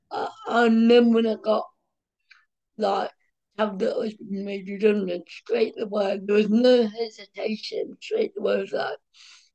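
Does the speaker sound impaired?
Yes: cerebral palsy, mild; speech affected a little, daily speech therapy and physiotherapy at special needs school from age 2.5.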